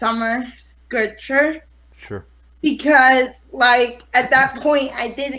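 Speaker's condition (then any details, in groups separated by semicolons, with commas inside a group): Cerebral palsy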